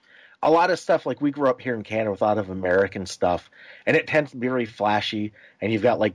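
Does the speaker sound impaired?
No.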